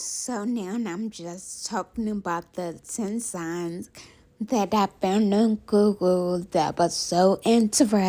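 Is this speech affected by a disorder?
Yes: traumatic brain injury; affecting movement and speech.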